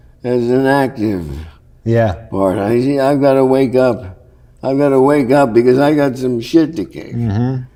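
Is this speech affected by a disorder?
Yes: Parkinson's; worsening, often debilitating.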